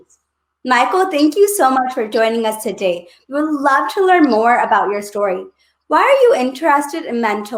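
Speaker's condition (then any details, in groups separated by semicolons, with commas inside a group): No condition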